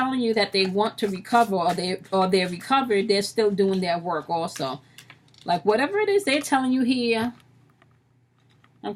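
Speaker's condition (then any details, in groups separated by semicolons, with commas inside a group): No condition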